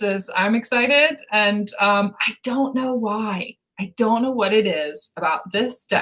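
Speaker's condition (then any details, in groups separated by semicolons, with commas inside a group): No condition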